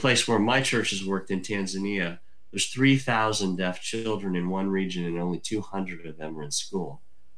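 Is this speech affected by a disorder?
Yes: cleft lip and palate; from birth.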